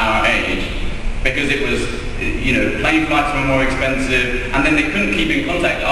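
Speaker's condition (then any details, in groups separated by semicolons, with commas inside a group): No condition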